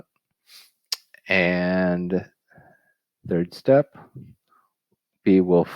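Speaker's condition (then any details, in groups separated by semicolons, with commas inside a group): No condition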